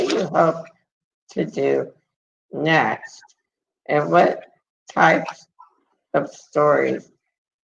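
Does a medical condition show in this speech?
Yes: muscular dystrophy; multiple surgeries.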